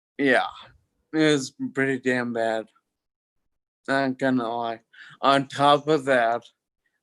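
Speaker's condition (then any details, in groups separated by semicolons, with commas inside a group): Toxic leukoencephalopathy, locked-in syndrome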